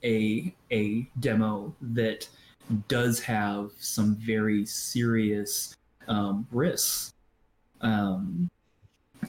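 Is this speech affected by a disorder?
Yes: stuttering; frequent stuttering across past recordings; trouble talking today, stuttering not edited out this episode; stutters a lot, earlier recordings heavily edited by Steve-O, stumbles over words; here repeated sounds.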